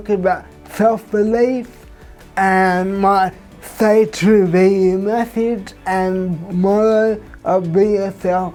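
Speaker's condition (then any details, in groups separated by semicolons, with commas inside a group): Cerebral palsy; from birth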